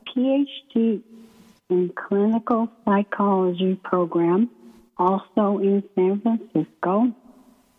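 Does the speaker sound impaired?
Yes: ALS; limb onset in right foot, symptoms about a year before diagnosis, year of testing, uses Beasy board transfer board; hard to breathe and speak, voice may sound weak or hard to understand, paces speech with breathing.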